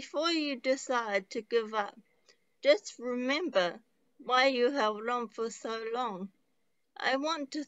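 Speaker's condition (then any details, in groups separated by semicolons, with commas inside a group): Traumatic brain injury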